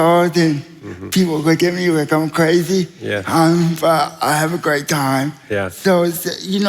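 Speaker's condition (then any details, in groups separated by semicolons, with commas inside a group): Cerebral palsy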